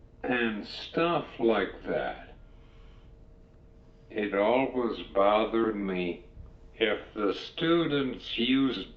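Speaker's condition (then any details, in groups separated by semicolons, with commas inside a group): Cerebral palsy; uses wheelchair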